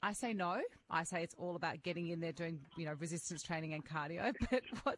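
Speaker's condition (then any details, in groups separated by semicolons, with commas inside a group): No condition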